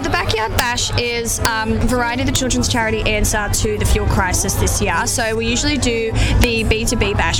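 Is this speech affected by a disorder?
Yes: cleft palate; congenital, no roof of mouth at birth, multiple surgeries; unable to swallow or sing as a child.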